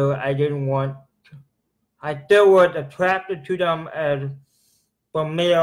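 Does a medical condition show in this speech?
Yes: cerebral palsy.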